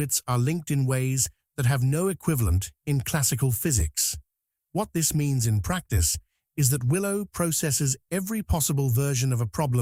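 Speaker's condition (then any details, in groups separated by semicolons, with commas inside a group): No condition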